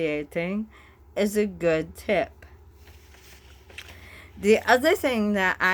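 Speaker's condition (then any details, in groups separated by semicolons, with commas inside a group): Bulbar ALS, bulbar onset; slowed speech, some sound combinations hard, worse some days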